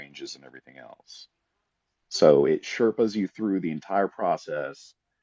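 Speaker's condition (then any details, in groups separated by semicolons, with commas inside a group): No condition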